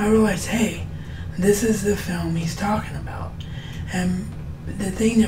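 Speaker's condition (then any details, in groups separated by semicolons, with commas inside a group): Cerebral palsy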